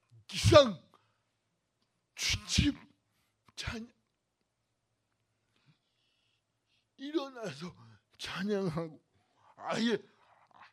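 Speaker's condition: Cerebral palsy; bent body

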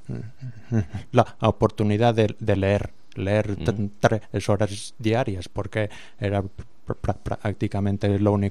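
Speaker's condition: Stuttering; blocks and repetitions, audible stuttering while speaking on radio; repeated sounds, repeated words, prolonged sounds

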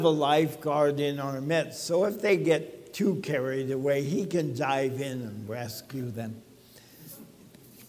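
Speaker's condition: ALS; talks funny, speech sounds abnormal

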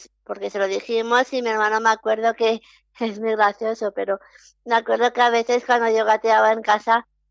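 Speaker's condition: Down syndrome; interviewed by telephone

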